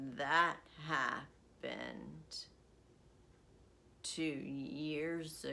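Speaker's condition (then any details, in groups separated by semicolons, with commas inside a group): Essential tremor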